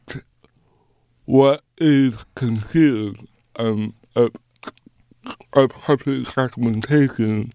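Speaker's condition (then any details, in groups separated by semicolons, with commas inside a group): Cerebral palsy; lifelong cerebral palsy, dystonia with hand tremors; hand tremors sometimes prevent writing or typing, requested printed notes and audio recordings; speech difficult, cerebral palsy and dystonia affect speech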